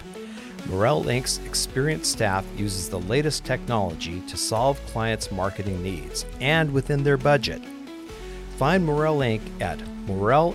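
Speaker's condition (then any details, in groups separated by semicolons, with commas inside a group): No condition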